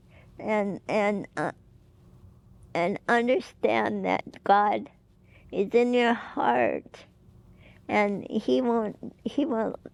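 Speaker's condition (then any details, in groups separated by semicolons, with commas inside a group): Cerebral palsy; could not speak or move as child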